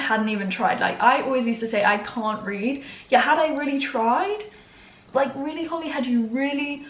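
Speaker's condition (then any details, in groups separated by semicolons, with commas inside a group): No condition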